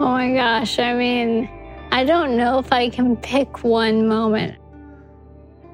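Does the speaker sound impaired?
Yes: ALS; progressive degenerative muscle disease, leg symptom onset, diagnosed at 29 by Dr. Neil Schneider, Columbia; age 30, several years since onset, one medication available; speech affected by ALS, noticeable on podcasts and shows.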